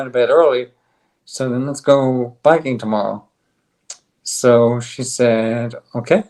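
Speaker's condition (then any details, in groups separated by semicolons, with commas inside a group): ALS; on drug, stronger bite, speaks better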